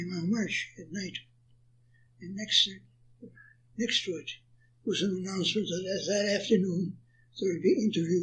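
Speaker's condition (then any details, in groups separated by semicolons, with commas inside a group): Parkinson's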